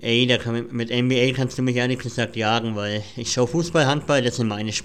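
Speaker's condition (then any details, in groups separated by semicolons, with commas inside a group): Cleft palate; voice may audibly show the cleft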